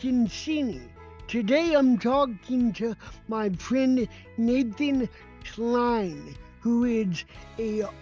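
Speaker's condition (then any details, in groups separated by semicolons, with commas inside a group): Cerebral palsy; gait severely affected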